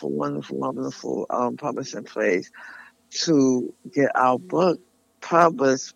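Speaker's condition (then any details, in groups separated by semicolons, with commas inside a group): Tongue cancer; lisp, earlier sounded less clear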